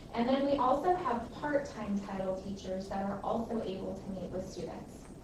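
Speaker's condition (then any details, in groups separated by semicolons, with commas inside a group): No condition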